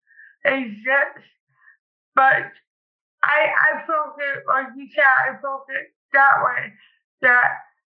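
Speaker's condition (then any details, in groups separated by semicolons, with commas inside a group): Cerebral palsy; cerebral palsy since childhood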